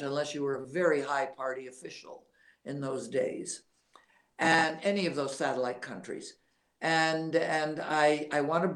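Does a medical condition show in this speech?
No.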